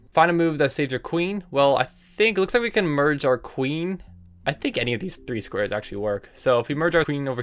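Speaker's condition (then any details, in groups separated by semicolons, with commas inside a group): No condition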